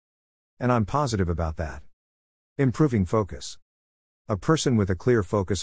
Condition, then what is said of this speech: None; typical speech.